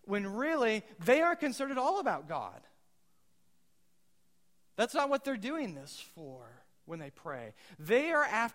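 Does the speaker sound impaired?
No.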